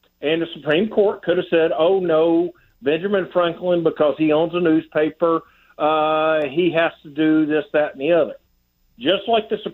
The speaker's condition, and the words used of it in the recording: None; typical speech.